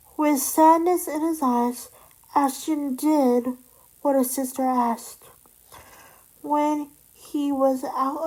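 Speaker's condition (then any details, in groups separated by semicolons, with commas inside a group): Cerebral palsy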